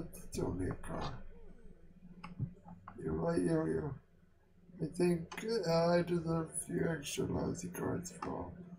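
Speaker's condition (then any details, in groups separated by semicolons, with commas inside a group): Quadriplegic cerebral palsy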